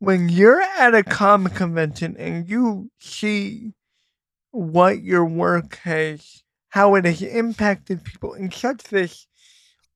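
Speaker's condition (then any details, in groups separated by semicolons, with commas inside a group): Cerebral palsy; poor hand dexterity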